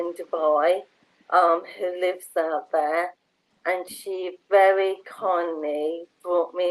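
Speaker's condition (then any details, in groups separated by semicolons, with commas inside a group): Motor neurone disease; bulbar onset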